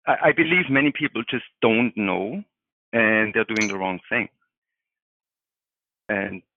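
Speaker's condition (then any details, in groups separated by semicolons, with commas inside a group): No condition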